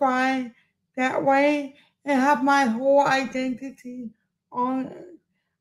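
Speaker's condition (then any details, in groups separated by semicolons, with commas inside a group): Cerebral palsy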